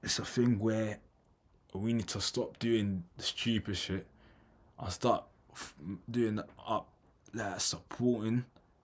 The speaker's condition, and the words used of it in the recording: Stuttering. We just try to amplify voices that aren't really heard, like mine's, for example.